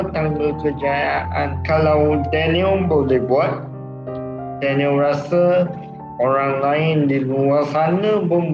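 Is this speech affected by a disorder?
Yes: cerebral palsy.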